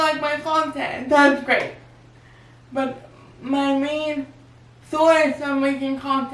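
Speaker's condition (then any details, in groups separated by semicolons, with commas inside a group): Cerebral palsy; wheelchair user; physical therapy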